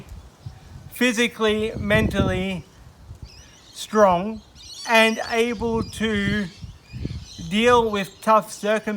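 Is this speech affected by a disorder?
Yes: cerebral palsy.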